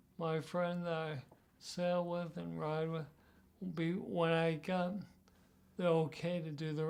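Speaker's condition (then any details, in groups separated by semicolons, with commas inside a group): Parkinson's disease; deep brain stimulation surgery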